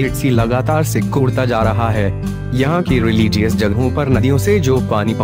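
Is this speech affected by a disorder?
No.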